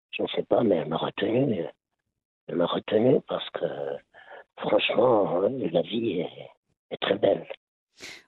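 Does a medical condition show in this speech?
Yes: laryngeal cancer; later lung cancer.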